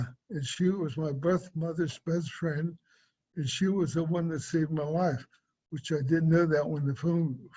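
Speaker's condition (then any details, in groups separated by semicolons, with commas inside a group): Cerebral palsy; from birth, affects gait, swallowing and speech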